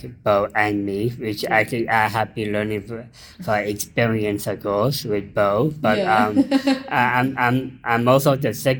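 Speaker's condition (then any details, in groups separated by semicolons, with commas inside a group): Down syndrome; intellectual disability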